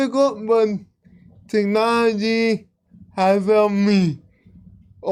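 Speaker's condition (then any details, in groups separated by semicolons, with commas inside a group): Cerebral palsy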